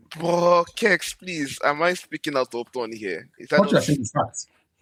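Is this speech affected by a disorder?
No.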